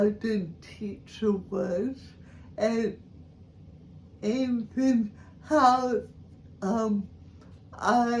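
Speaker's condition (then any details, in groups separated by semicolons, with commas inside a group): Cerebral palsy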